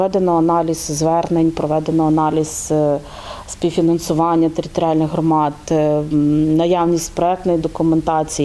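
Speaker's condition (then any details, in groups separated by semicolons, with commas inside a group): No condition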